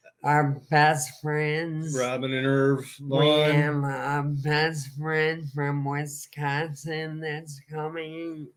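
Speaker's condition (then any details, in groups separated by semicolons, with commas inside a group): ALS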